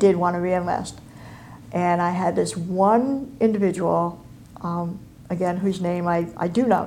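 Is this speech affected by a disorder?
Yes: cleft palate and cleft lip; congenital.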